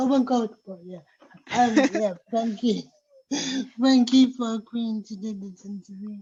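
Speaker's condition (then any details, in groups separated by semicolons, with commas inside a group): Cerebral palsy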